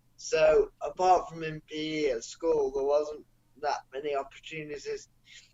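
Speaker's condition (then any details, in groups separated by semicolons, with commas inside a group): Cerebral palsy; non-progressive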